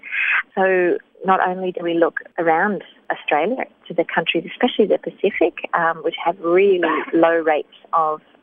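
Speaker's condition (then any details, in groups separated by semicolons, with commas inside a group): No condition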